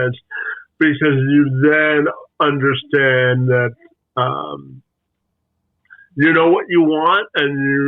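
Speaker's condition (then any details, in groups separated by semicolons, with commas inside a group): Spastic quadriplegic cerebral palsy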